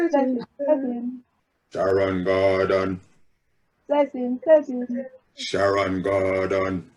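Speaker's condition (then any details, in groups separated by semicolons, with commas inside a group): No condition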